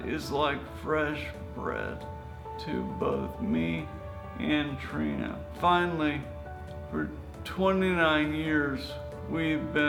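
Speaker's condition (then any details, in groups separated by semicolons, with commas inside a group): ALS; recently diagnosed, about 50 years old; throat and facial muscles affected, slurred speech, needs interpreter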